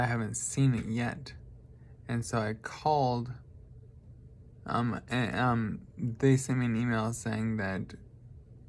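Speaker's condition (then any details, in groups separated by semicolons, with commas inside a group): Traumatic brain injury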